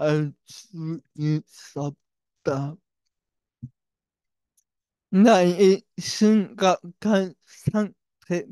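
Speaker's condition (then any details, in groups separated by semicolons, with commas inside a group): Brain lesion disability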